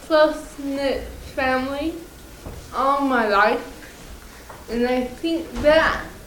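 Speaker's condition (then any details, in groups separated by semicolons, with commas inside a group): Cerebral palsy, mild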